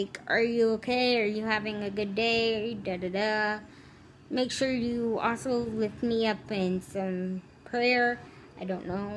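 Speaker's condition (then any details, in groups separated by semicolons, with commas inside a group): Cerebral palsy, spastic, severe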